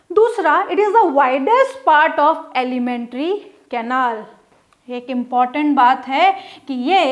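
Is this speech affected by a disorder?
No.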